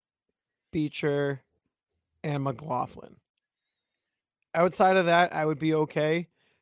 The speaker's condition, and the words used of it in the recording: None; typical speech.